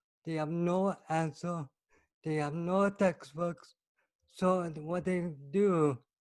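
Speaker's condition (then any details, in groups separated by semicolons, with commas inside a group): Cerebral palsy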